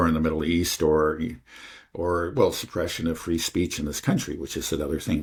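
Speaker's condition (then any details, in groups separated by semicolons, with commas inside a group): No condition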